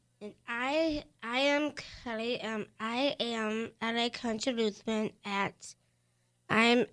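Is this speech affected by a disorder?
Yes: Down syndrome; extra 21st chromosome, present from conception; 15 years old.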